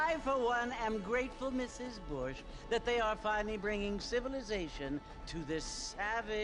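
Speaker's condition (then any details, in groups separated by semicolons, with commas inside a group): No condition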